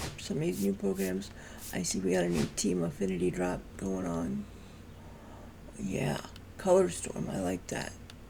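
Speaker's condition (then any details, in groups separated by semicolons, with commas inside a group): Cerebral palsy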